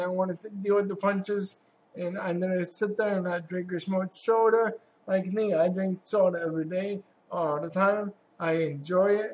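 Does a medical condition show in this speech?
Yes: cerebral palsy; has had surgery.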